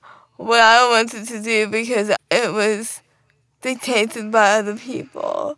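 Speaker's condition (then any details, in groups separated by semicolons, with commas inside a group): Cerebral palsy; wheelchair user since diagnosis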